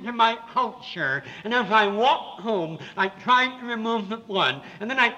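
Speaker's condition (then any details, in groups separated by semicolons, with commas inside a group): Severe cleft palate with lisp; congenital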